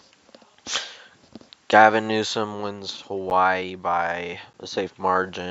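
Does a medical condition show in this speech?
No.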